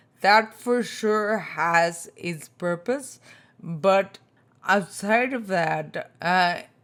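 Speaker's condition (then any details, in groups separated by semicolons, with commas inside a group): Spinocerebellar ataxia type 2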